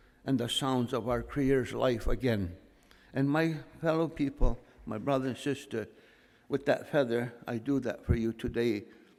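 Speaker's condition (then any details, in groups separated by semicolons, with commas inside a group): No condition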